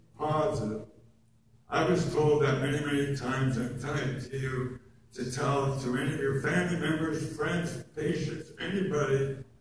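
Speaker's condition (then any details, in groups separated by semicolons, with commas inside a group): Oral cancer; sounds drunk, right tongue paralyzed, purees only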